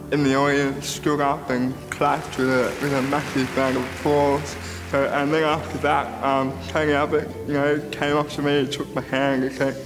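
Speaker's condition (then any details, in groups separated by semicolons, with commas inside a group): Cerebral palsy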